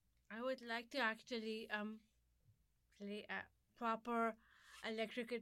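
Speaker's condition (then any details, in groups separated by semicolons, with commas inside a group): Down syndrome; described as a learning disability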